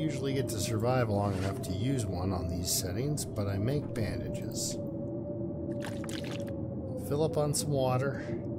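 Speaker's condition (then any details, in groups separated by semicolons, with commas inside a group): No condition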